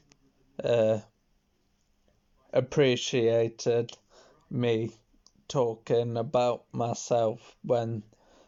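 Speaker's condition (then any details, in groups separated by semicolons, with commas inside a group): Multiple sclerosis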